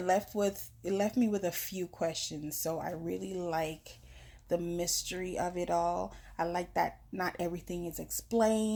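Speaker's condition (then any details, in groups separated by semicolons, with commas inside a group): No condition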